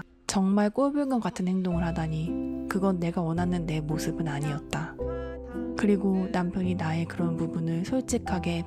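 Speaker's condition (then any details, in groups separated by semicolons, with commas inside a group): No condition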